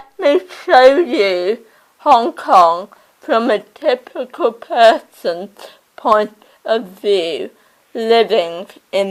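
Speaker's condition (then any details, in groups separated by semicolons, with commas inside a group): Cerebral palsy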